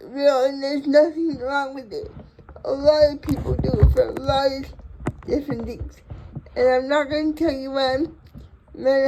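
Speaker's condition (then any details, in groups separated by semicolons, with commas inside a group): Cerebral palsy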